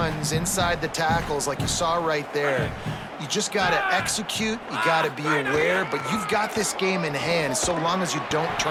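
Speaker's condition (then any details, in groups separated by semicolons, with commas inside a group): No condition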